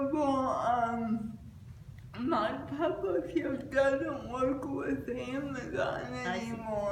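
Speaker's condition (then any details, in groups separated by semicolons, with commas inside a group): Cerebral palsy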